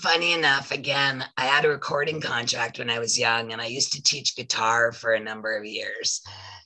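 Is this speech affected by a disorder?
Yes: voice loss after throat polyp; polyp from years of singing and talking blocked throat, emergency throat surgery, tracheotomy warned possible; smoker-like voice from throat surgery not smoking, whole voice affected, still recovering.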